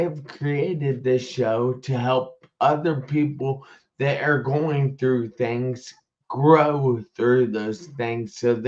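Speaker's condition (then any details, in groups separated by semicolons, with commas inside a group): Traumatic brain injury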